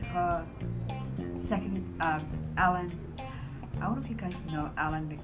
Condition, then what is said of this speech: Down syndrome. Yeah, I think that's what I understood you wanted to say.